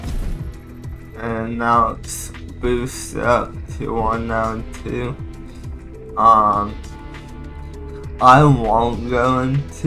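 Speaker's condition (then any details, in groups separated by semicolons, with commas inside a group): Cerebral palsy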